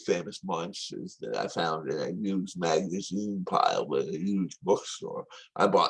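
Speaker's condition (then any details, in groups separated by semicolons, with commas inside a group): Tongue cancer surgery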